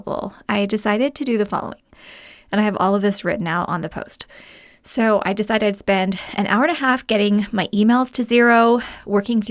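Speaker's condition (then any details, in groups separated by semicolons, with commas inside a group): No condition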